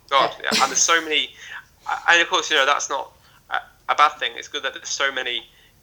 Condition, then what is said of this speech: Stuttering. Um, and in the same way that going to a social event would be very difficult for me because of my stammer.